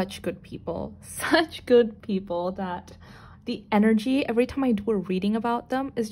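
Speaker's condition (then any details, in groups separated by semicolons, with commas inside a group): No condition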